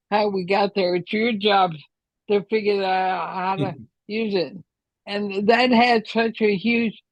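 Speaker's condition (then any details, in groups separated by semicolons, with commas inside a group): ALS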